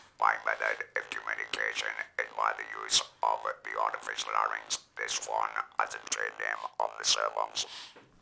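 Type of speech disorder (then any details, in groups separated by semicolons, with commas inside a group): Electrolarynx speech; laryngectomy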